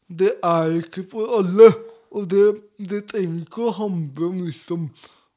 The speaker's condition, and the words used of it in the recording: Cerebral palsy. Eller taleutfordringer da, som både du og jeg har, even at vi gjerne blir sett på som litt dumme, rett og slett.